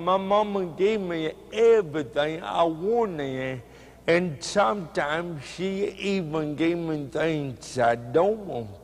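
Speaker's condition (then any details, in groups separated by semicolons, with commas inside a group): Cerebral palsy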